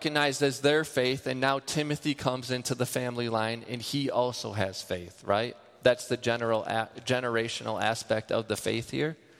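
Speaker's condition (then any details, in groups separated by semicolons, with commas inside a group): No condition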